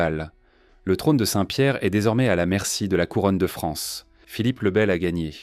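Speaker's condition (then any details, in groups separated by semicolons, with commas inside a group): No condition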